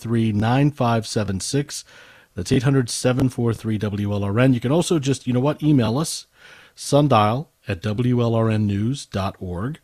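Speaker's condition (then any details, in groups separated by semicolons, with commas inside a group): No condition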